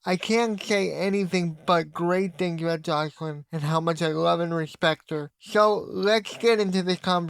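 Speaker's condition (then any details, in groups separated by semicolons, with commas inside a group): Cerebral palsy; voice sometimes sounds childlike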